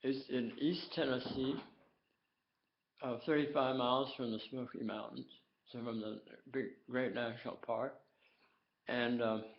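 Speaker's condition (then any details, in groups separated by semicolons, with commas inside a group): Tongue cancer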